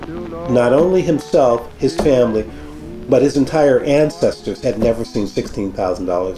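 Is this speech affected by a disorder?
No.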